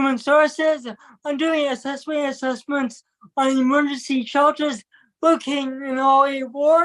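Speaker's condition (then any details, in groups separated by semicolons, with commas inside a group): Cerebral palsy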